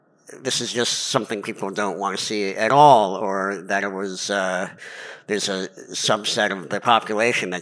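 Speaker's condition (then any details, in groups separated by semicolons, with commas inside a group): Cleft palate; lifelong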